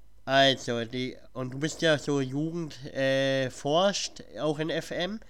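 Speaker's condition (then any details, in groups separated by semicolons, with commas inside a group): Cleft palate; has a cold at recording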